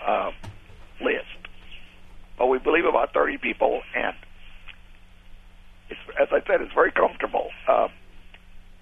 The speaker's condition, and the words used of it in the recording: Tracheostomy. So he's breathing out when he talks, and then the machine is helping him breathe in again.